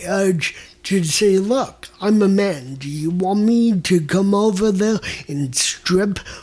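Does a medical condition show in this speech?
Yes: mild cerebral palsy; mild cerebral palsy from birth, non-progressive.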